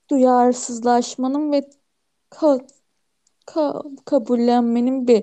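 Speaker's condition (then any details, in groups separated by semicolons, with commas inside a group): Stuttering; stutters normally, much more at work and when anxious, very little when alone and relaxed; repeated sounds, blocks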